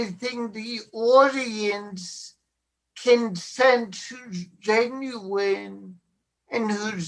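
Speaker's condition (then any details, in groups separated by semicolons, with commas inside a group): Cerebral palsy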